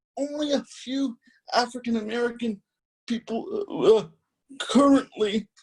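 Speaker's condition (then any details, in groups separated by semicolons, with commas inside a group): Cerebral palsy; spastic type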